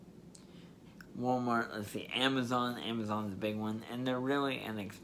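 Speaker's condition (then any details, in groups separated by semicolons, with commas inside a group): Spastic diplegia cerebral palsy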